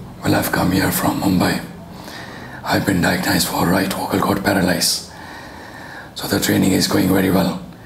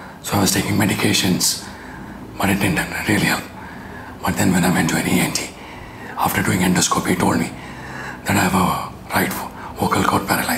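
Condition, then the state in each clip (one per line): Right vocal cord paralysis
One week into voice therapy
Before voice therapy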